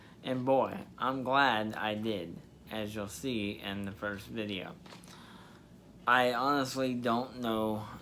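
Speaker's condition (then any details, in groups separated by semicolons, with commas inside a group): Cerebral palsy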